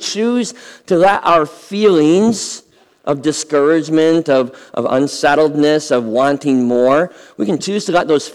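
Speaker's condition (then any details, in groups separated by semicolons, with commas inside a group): Cleft lip and palate; with recoveries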